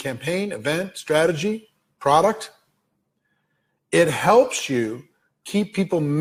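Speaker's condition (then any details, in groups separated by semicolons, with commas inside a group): No condition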